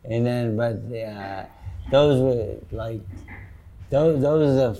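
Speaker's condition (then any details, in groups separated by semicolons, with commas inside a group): Parkinson's disease; sometimes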